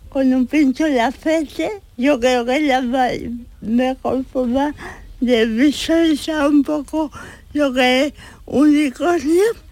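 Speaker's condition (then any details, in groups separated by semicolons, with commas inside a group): Cerebral palsy; cannot use pen, paper or computer, wrote first book with Licornio head pointer; types with nose on tablet and phone; vocalization problems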